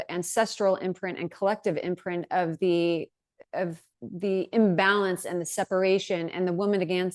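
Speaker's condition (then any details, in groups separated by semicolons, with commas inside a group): No condition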